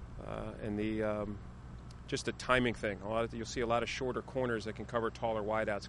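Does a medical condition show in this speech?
No.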